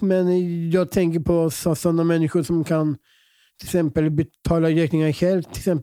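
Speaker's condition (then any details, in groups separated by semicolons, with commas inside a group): Down syndrome; present from birth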